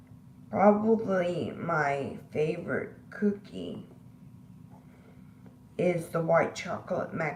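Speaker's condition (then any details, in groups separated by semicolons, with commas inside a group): Disability causing slurred speech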